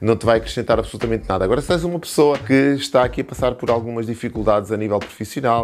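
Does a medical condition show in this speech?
No.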